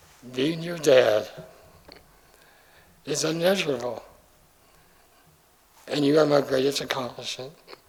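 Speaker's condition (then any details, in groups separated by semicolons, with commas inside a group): ALS; familial form; simple tasks harder, in drug trial to slow progression; affects vocal cords, slowly losing ability to communicate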